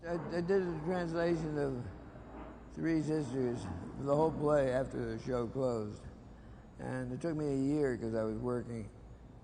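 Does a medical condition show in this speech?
Yes: Parkinson's disease; diagnosed 20 years ago.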